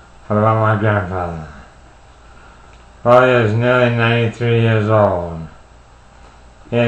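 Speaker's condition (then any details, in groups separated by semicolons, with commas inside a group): Parkinson's disease; with auditory masking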